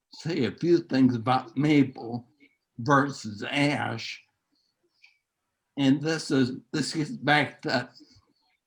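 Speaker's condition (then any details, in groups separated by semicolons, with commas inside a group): Neurological disease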